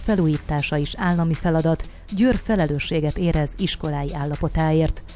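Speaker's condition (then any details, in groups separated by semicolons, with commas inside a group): No condition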